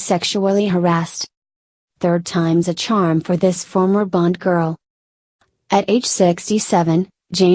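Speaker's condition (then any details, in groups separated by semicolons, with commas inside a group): No condition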